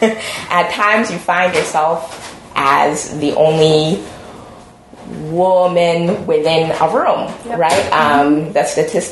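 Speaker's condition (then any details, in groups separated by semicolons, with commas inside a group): No condition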